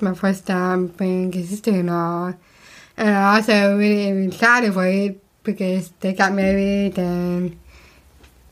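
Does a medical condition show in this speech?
Yes: Down syndrome; present from birth, diagnosed shortly after birth; speech therapy when young, speech therapist miss leah.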